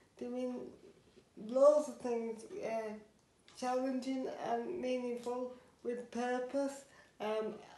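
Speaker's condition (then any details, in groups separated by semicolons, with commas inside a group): Cerebral palsy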